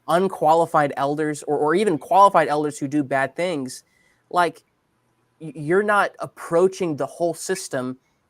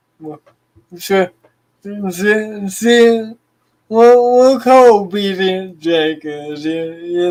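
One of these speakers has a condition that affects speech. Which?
The second: cerebral palsy.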